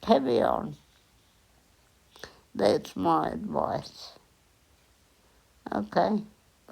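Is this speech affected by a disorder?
Yes: cerebral palsy; onset at 8 days old.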